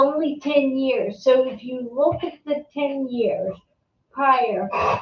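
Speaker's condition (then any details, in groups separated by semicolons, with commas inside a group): Multiple sclerosis; secondary progressive, earlier relapsing remitting, aggressive; on medication, exhausted; hears herself slurring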